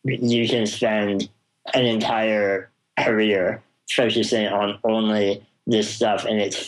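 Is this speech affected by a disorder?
Yes: spinal muscular atrophy; congenital, progressive muscle wasting, never walked, crawled or sat unassisted, wheelchair since about age two; affects all muscles including jaw and tongue, little to no control of four limbs; jaw and tongue weakness affects talking, may be difficult to understand, described as mumbly.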